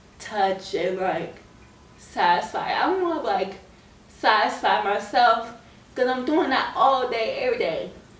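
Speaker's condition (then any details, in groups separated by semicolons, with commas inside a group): Cerebral palsy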